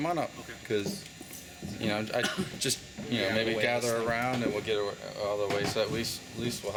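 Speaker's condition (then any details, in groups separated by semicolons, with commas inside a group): No condition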